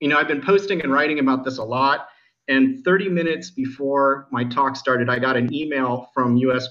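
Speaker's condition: No condition

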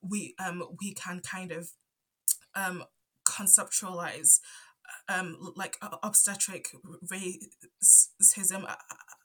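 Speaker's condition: Stutter; stutters here and there, stutter affects talking, often stays quiet to avoid stuttering; repeated sounds, prolonged sounds

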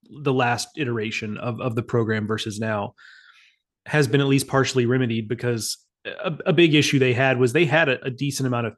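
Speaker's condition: No condition

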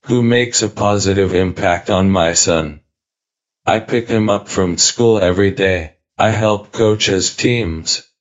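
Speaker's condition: ALS, speech-generating device; diagnosed at age 34, lost walking, talking and breathing, tracheostomy and ventilator; eight years since diagnosis, ventilator dependent via tracheostomy; cannot speak, eye-activated synthetic voice built from voice banking, types replies, silences while typing

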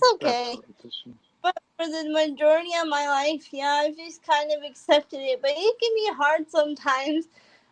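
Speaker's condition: Cerebral palsy; cannot walk

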